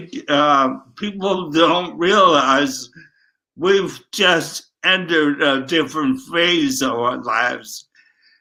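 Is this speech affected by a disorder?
Yes: traumatic brain injury, ataxic.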